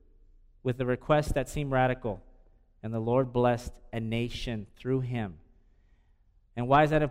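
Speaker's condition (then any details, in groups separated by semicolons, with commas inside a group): No condition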